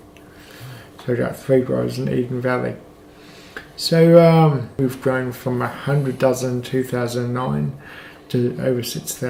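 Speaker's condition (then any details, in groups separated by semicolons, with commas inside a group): Cerebral palsy, mild; right side, balance and coordination affected; slight; speech affected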